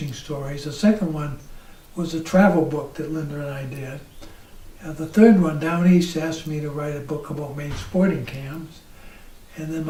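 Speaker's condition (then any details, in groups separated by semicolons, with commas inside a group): ALS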